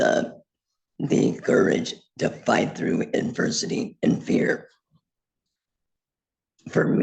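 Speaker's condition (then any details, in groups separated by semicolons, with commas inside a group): Laryngectomy; total laryngectomy, voice prosthesis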